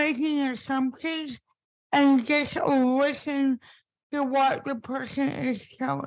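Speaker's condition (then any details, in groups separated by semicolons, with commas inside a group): Spastic cerebral palsy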